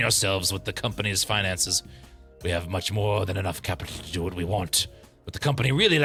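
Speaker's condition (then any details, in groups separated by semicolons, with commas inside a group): No condition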